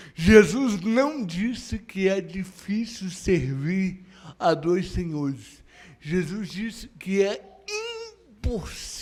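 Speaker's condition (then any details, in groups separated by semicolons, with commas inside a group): Cerebral palsy; no speech as child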